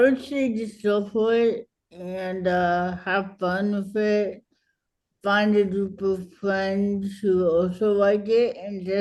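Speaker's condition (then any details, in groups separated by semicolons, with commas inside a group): Cerebral palsy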